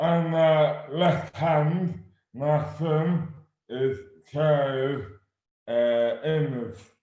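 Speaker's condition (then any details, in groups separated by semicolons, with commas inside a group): Dystonia; affects hands and speech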